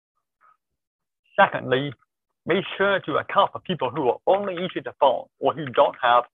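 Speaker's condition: Deafness; born deaf, cochlear implant, relies on lip reading and visual media

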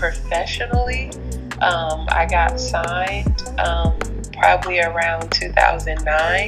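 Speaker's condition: No condition

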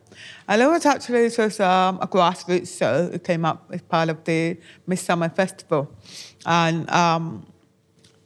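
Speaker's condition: Deafness, born deaf

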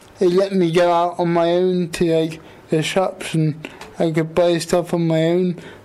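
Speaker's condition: Quadriplegic cerebral palsy; all four limbs affected, right side worse than left, wheelchair bound, 24-hour care; obvious speech impediment, quite a bit of effort to speak and shape words, considers self understandable

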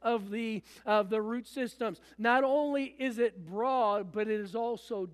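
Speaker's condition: No condition

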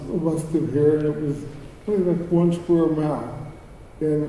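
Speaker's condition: Cerebral palsy; speech

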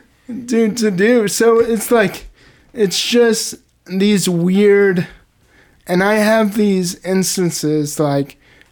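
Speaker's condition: Cerebral palsy, spastic

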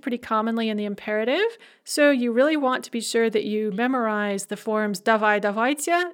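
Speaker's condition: No condition

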